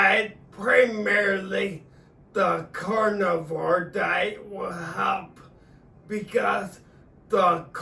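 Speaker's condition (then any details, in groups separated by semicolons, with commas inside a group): Acquired cerebellar ataxia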